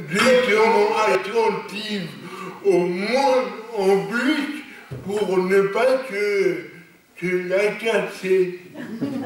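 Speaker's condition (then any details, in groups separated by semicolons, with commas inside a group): Cerebral palsy; lifelong, non-progressive; stable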